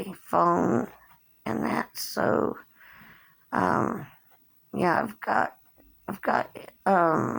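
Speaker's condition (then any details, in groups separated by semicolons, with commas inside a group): Cerebral palsy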